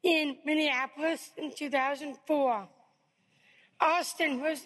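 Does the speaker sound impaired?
Yes: Down syndrome; diagnosed at birth.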